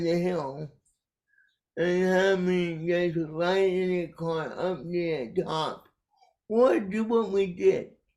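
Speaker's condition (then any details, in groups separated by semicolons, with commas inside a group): Cerebral palsy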